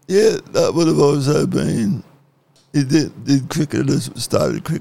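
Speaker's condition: Cerebral palsy; once cold stays cold

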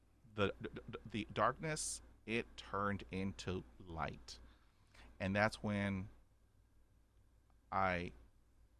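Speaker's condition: Stuttering; stutter since about age 5 after shock and trauma, mute one year, 20 years speech therapy; age 51, over 40 years stuttering, still stutters, school speech therapy in Corpus Christi, Texas; stutter persists, blocks and repetitions since childhood, fluent when whispering, using accents or acting; repeated words, prolonged sounds

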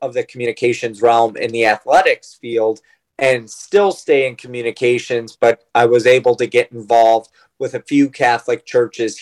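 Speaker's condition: No condition

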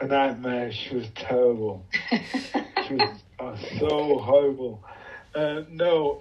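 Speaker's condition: Motor neuron disease; occupational therapist help with gadgetry

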